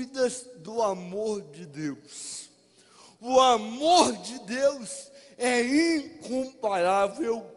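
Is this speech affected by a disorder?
Yes: cerebral palsy; no speech as child.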